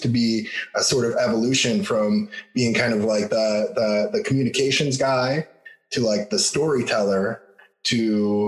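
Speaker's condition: No condition

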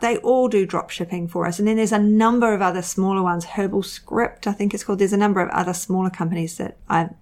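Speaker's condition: No condition

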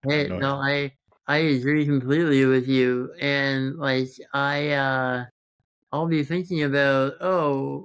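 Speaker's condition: Congenital muscular dystrophy; present since birth

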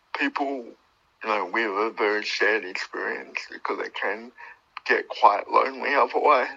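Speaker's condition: Cerebral palsy; born two months premature

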